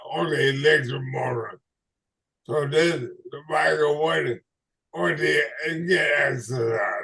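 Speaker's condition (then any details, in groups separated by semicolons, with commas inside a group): ALS/MND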